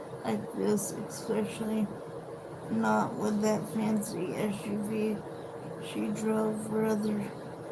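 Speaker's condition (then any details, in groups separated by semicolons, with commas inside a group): Cerebral palsy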